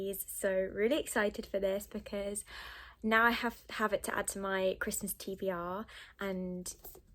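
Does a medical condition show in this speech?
No.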